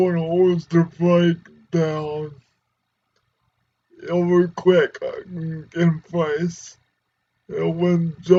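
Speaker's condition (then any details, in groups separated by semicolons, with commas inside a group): Cerebral palsy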